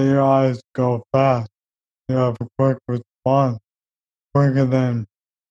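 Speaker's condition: ALS; young onset, diagnosed age 29, progressive neurodegenerative, affects walking, speech and eventually breathing; recent evaluation for communication devices, trying demo products to type, eyes expected to last long; voice changed from before, harder to hear, harder to talk and be understood

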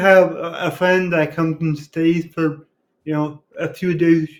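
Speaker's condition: Cerebral palsy; completely self-sufficient

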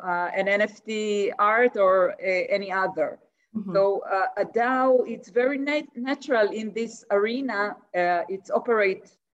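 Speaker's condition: No condition

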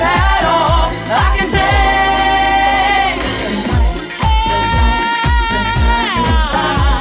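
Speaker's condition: No condition

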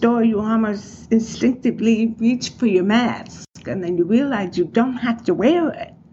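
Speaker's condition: Profound deafness, acquired, profound

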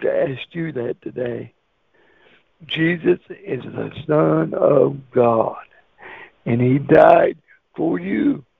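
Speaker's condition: Cerebral palsy; wheelchair user

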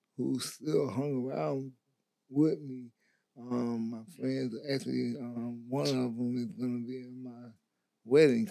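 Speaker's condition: Stroke; babbling

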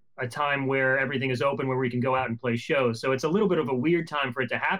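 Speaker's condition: No condition

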